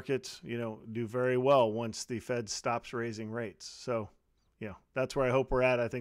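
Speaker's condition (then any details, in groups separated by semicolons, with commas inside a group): No condition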